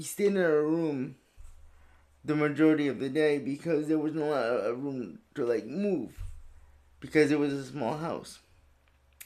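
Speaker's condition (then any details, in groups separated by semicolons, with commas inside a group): Cerebral palsy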